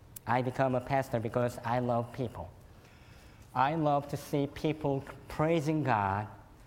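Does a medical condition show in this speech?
Yes: cleft lip and palate; could not suck breast milk as newborn.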